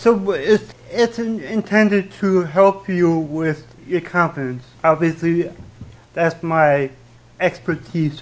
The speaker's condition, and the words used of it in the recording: Stuttering. And if you noticed, I say quite a bit more than usual.